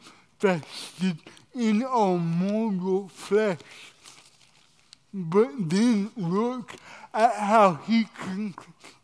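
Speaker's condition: Cerebral palsy

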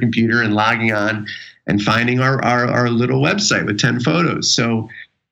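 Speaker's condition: No condition

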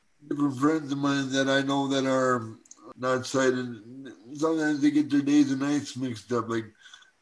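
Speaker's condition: Cerebral palsy; uses wheelchair for mobility

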